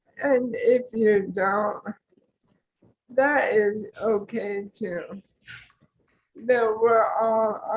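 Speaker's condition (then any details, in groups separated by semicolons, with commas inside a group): ALS; tracheostomy; arms do not work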